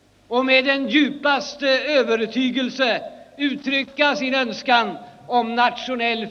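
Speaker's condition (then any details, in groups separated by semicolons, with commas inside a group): No condition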